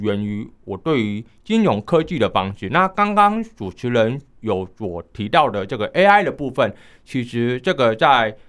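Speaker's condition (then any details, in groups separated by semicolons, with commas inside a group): Hearing impairment; uses atypical assistive device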